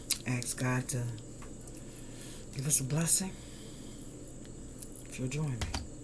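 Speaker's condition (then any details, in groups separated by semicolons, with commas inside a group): No condition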